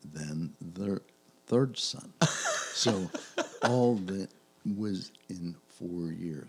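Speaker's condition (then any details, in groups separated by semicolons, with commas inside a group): Aphasia after stroke; stroke during heart procedure for suspected blockage, sedated, breathing tube, 5 days in ICU; very hard time speaking, knows what to say, speech returned after about two and half years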